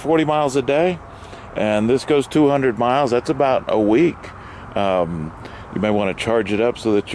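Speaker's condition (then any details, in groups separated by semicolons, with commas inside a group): No condition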